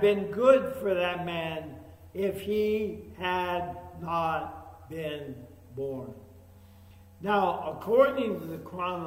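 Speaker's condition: ALS; only shallow breaths

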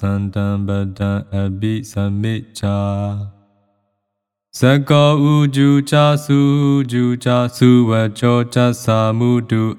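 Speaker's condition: No condition

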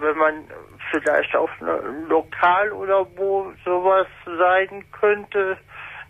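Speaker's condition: Spastic paralysis since birth; congenital, mainly affects the hands, writing or holding a full glass looks drunk to outsiders; able to communicate normally

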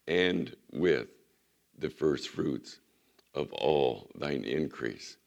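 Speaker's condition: Vocal cord surgery recovery; recovering from vocal cord surgery, resting voice, recent cold and coughing set recovery back

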